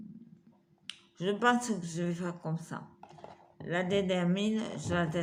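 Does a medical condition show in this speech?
Yes: multiple sclerosis.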